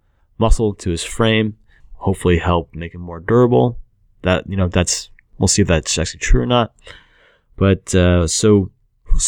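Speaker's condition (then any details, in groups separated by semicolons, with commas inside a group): No condition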